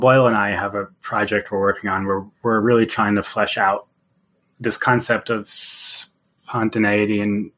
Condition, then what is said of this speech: Stuttering. And they all said very similar things that they think I stutter less now than I used to.